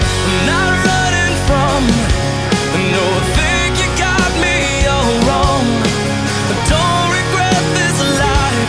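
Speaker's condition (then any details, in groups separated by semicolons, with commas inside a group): No condition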